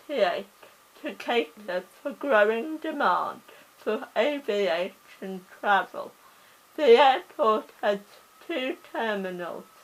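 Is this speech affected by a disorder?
Yes: cerebral palsy; oxygen starvation at birth.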